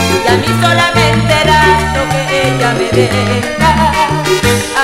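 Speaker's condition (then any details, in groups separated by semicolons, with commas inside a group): No condition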